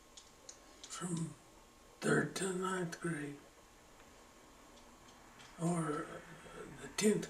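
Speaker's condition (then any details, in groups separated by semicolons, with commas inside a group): Parkinson's; slowing down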